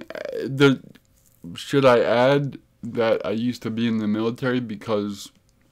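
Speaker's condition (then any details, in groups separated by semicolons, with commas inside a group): Cerebral palsy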